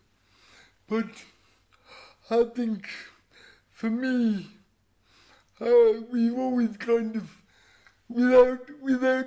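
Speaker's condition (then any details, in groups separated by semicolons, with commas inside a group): Cerebral palsy; voice described as unusual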